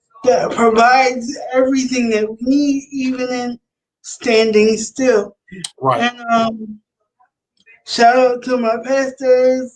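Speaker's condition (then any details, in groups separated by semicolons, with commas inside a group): Cerebral palsy; spastic quadriplegic, all four limbs; sometimes cannot control tongue and speech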